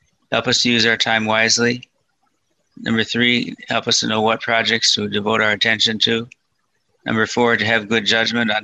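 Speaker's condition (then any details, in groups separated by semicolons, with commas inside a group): Parkinson's disease, mild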